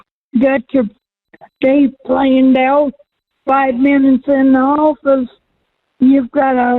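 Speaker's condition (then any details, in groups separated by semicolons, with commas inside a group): Cerebral palsy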